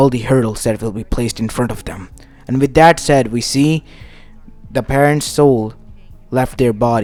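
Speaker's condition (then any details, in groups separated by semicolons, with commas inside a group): No condition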